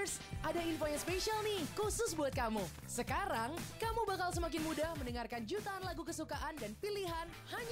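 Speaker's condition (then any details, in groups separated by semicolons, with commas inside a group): No condition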